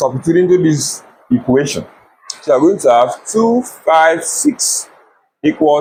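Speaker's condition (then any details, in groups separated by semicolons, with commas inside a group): No condition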